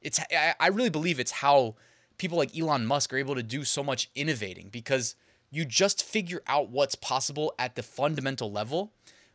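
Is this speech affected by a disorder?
No.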